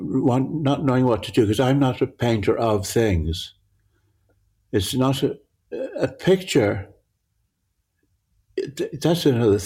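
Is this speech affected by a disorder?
Yes: Parkinson's; altered visual perception.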